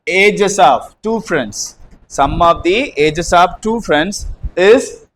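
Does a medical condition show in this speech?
No.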